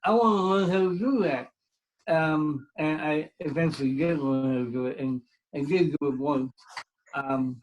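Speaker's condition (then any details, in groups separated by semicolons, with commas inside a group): Cerebral palsy; speech impediment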